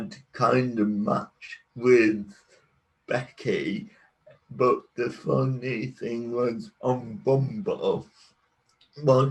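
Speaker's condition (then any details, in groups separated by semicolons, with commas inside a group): Cerebral palsy; predicted never to talk, now talks, works as public speaker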